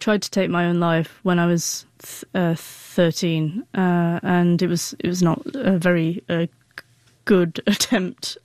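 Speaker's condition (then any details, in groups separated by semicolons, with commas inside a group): Stutter; lifelong stutter since childhood, mild, speech therapy in 1990s focused on fluency; not prevalent, hidden with avoidance strategies, could speak fluently by avoiding, avoided open stuttering; repeated words, prolonged sounds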